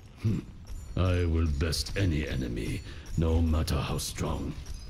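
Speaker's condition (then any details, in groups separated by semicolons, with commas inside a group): No condition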